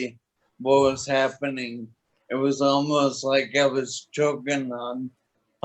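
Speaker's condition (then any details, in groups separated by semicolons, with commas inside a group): Toxic leukoencephalopathy, locked-in syndrome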